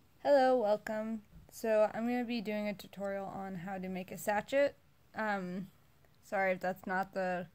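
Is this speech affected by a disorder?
No.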